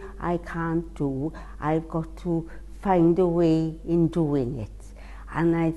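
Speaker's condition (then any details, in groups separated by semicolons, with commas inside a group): Cerebral palsy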